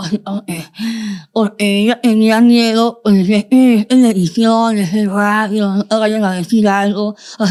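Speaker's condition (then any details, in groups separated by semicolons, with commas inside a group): Moebius syndrome; congenital, facial paralysis, no facial expression; 46 years since birth; communication not easy, speech not expected at birth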